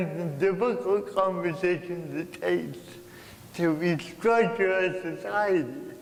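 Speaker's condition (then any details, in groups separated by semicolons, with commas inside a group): Cerebral palsy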